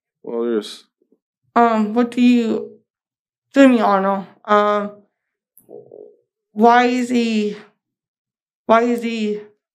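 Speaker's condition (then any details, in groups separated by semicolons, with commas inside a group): Cerebral palsy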